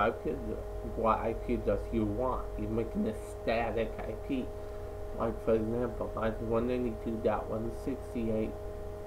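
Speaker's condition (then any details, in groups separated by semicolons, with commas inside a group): Cerebral palsy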